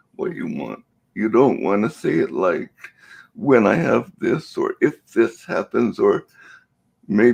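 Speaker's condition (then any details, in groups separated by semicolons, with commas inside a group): Cerebral palsy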